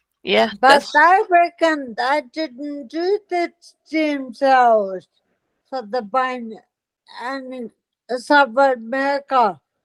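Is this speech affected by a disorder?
Yes: multiple system atrophy; speech changes among early symptoms.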